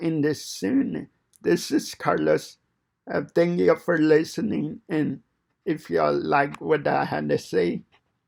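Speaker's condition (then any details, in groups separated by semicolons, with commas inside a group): Cerebral palsy; fine motor impairment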